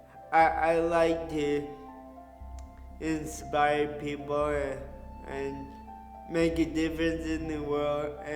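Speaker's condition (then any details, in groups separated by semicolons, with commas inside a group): Cerebral palsy; diagnosed shortly after birth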